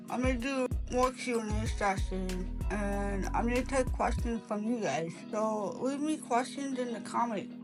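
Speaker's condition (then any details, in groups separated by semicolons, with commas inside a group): Cerebral palsy; later onset, hearing loss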